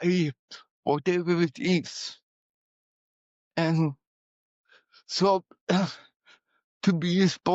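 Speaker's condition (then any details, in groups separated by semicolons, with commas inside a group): Cerebral palsy; chronic daily pain about 40 years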